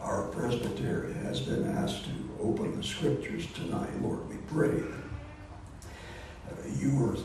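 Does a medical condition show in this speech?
Yes: voice disorder; not contagious.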